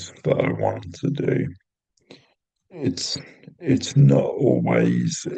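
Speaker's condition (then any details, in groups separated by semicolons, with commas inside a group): Cerebral palsy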